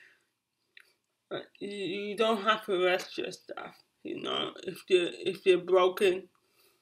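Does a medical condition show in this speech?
Yes: cerebral palsy.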